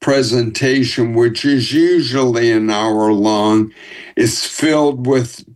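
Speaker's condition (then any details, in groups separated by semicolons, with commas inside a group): ALS; first symptoms sudden herky-jerky walking, about 2 years before diagnosis; walks with cane after limp, Team Gleason word banking recreates own voice, in Austin speech study; audible speech effects, formerly fast talker, still speaks with own voice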